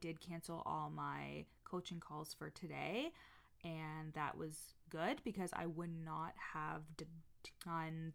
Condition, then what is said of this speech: Stuttering. But you guys know that I have a stutter.